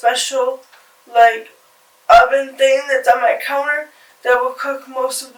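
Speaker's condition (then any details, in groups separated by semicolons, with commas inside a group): Cerebral palsy; from birth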